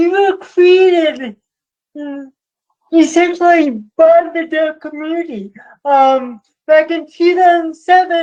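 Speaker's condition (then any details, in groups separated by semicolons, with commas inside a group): Cerebral palsy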